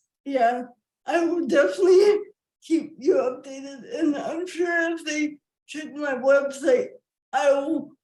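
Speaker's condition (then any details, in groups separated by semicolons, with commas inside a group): Cerebral palsy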